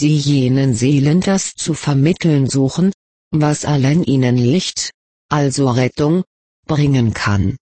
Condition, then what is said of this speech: None; typical speech.